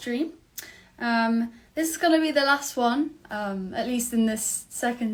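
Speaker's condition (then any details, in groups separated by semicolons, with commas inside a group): No condition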